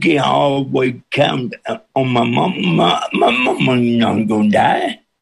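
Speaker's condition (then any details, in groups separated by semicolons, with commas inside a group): Cerebral palsy with speech impediment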